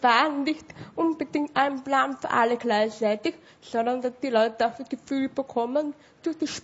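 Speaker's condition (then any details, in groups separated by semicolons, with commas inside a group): Severe hearing loss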